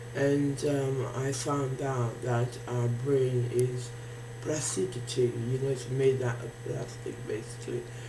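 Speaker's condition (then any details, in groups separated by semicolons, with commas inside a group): Facial palsy; can barely hear own speech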